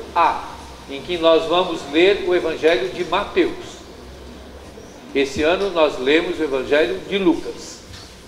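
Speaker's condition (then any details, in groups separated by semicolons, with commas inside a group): No condition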